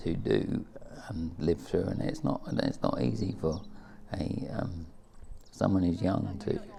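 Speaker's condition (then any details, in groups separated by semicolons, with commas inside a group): Motor neurone disease; uses wheelchair, extensive paralysis; bad breathing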